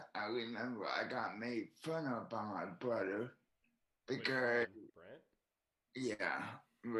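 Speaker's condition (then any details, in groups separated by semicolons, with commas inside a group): Cerebral palsy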